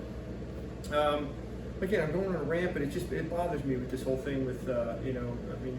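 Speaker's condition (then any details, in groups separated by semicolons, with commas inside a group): No condition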